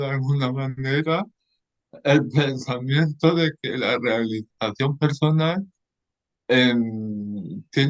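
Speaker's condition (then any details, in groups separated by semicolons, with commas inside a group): Cerebral palsy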